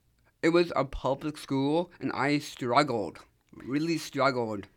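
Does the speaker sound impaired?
Yes: Down syndrome; does public speaking, gave recorded speech How Do You See Me, speaking live on radio.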